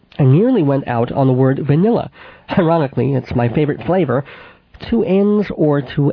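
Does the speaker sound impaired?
Yes: cleft palate with lisp, cleft lip and palate, mild; age 39, about 39 years since infant operations.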